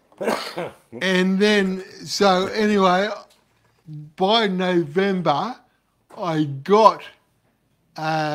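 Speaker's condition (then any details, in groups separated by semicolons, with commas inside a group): Cerebral palsy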